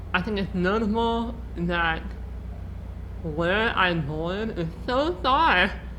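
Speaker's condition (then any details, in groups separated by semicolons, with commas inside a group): Muscular dystrophy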